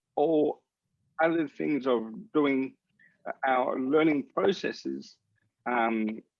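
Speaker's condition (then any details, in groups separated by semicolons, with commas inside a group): Cerebral palsy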